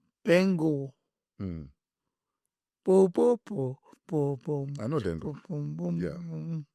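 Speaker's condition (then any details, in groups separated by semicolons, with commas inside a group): Cerebral palsy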